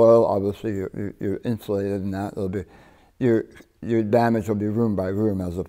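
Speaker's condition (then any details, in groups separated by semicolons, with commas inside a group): Partial glossectomy for tongue cancer; tongue cancer, one third tongue removed, wrist flap reconstruction; surgery years ago; distinctive accent since surgery, relearned talking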